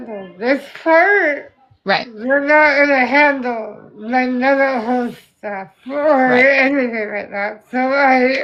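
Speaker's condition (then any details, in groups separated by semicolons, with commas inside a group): Spinal muscular atrophy type 2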